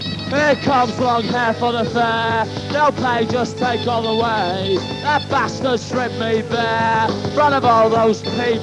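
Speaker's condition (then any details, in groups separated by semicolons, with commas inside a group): No condition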